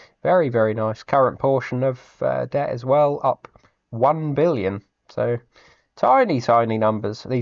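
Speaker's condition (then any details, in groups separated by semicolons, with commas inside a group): No condition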